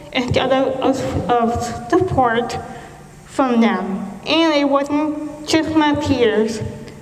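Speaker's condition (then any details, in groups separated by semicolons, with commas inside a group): Cerebral palsy; affects muscles, coordination, speech, right hand, childhood apraxia of speech; diagnosed at 10 months, 14 years physical, occupational, speech therapy; apraxia, works on loudness, speed, repetition, speech sounds different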